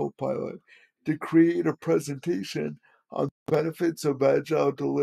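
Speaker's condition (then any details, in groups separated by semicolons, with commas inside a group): Cerebral palsy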